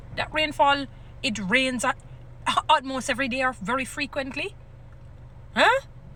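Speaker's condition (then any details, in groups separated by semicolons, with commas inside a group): No condition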